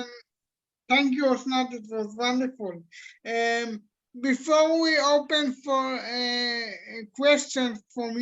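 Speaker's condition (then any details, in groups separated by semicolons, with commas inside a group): Cerebral palsy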